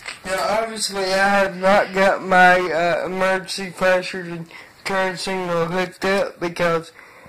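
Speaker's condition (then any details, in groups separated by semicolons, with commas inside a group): Cerebral palsy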